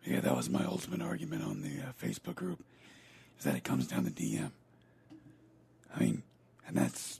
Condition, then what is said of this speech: Vocal cord paralysis. Well, first, explain why my voice sounds like this.